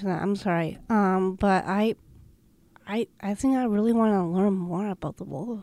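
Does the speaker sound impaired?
Yes: Down syndrome; known since infancy.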